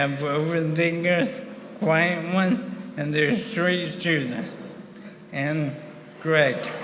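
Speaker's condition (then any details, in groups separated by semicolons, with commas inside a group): ALS; about 1.5 years since diagnosis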